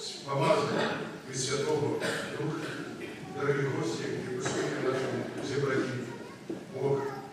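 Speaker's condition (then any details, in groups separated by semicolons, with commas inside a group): No condition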